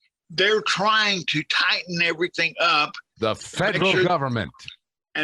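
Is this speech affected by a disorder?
Yes: cerebral palsy.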